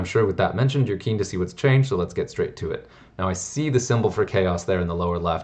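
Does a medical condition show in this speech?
No.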